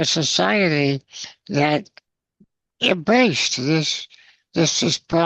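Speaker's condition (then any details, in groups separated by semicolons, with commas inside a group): Spinal muscular atrophy, congenital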